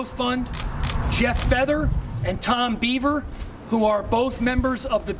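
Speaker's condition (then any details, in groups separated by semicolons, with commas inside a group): No condition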